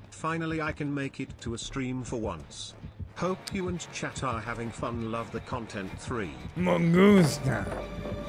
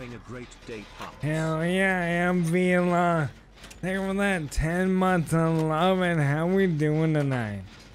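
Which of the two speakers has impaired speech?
The second: ALS.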